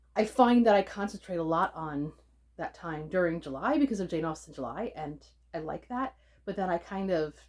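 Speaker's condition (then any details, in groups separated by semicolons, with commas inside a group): No condition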